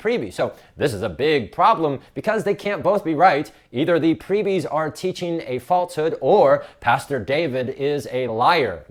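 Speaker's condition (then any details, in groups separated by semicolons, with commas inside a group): No condition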